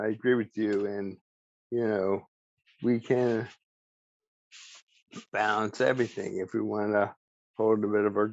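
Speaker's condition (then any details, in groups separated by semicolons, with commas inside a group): ALS; speech still preserved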